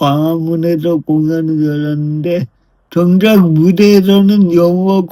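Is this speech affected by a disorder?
Yes: brain lesion disability.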